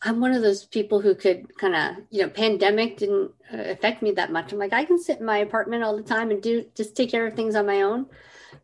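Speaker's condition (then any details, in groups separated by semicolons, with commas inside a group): Cleft lip and palate; most in childhood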